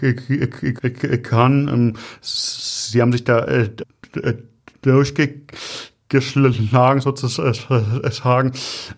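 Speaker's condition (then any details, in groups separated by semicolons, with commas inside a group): Stuttering; developmental, lifelong, possibly inherited, father stuttered, brother fluent, logopedic speech therapy, constant since second grade; frequent word and part-word repetitions, many fillers Äh, broken-off words; repeated sounds, prolonged sounds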